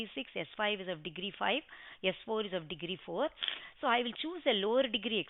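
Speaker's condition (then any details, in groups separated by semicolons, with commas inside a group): No condition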